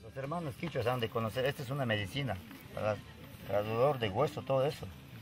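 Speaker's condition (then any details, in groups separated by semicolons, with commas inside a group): No condition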